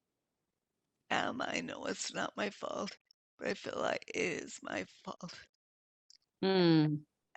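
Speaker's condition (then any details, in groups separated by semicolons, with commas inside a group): Multiple sclerosis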